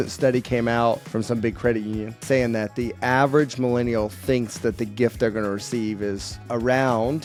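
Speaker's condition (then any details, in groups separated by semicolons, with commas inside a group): No condition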